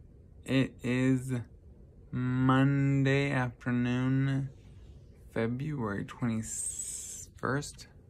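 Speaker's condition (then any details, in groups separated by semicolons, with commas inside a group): Traumatic brain injury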